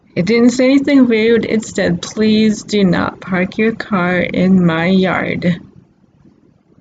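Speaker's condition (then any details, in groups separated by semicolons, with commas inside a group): Cerebral palsy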